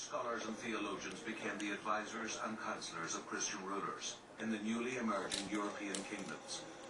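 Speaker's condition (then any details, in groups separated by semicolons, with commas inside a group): No condition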